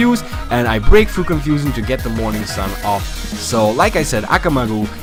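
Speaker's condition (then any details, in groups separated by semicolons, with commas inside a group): No condition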